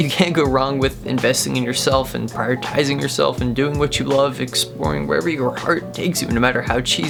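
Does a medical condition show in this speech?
No.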